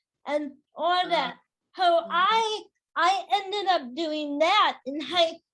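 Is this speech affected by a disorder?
Yes: cerebral palsy, spastic.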